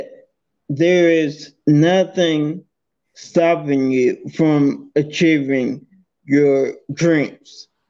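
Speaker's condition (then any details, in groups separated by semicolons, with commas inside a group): Multiple sclerosis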